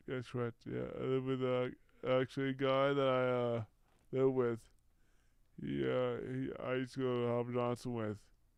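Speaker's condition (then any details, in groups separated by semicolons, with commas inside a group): Brain injury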